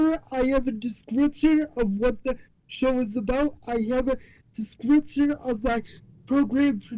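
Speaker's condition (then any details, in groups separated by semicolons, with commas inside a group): Cerebral palsy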